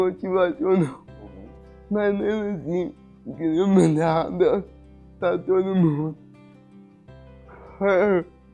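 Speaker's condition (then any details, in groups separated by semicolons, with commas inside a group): Cerebral palsy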